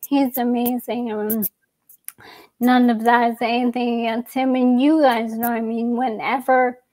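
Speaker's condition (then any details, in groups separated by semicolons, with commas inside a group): ALS; young onset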